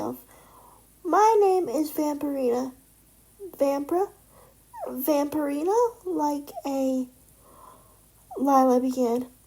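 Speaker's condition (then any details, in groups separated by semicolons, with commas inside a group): Cerebral palsy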